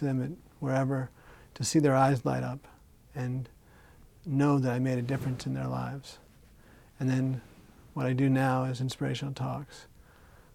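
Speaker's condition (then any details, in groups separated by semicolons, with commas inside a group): Parkinson's disease; diagnosed about 14 years before recording; some speech issues, ice water harms vocal cords, drinks warm water, speech therapy judged unnecessary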